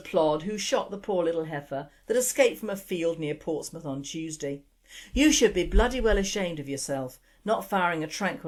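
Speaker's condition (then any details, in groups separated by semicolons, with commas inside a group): No condition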